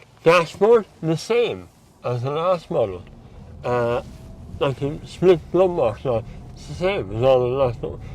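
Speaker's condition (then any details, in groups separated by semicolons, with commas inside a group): Mouth cancer surgery; speech changed by surgery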